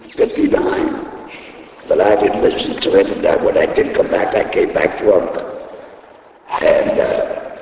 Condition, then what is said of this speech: Laryngectomy. And now, if you break my thumb, I can't talk at all.